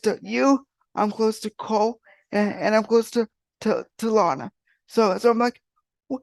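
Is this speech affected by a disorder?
Yes: cerebral palsy; wheelchair user.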